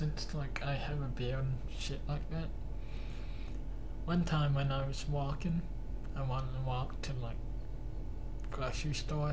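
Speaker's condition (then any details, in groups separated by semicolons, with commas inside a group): Cerebral palsy; cannot stand beyond 10 minutes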